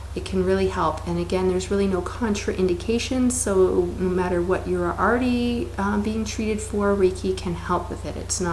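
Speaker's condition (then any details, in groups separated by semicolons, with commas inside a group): No condition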